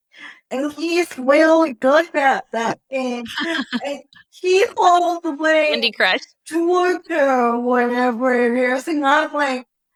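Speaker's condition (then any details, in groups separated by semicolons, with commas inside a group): Cerebral palsy; wheelchair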